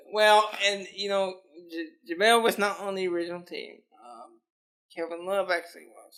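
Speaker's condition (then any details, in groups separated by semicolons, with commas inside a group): Cerebral palsy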